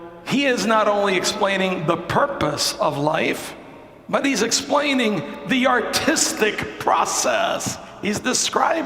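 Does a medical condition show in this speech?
No.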